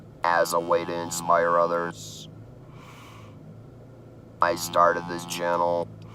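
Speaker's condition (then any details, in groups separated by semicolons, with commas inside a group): Laryngeal cancer laryngectomy, electrolarynx; tracheostomy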